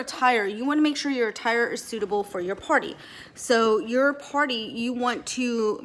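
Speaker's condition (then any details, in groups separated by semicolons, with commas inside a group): No condition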